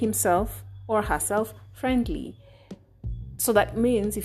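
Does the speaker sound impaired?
No.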